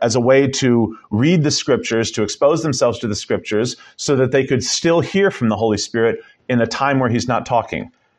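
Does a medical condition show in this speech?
No.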